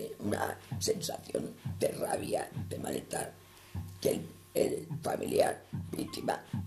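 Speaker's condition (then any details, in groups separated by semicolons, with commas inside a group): Total laryngectomy; laryngeal cancer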